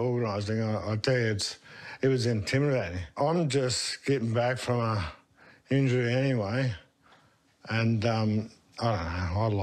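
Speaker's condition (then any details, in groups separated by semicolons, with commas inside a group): Motor neurone disease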